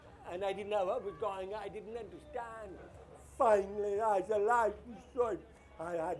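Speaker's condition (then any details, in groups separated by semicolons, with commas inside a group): Deafness, acquired at age 5 from German measles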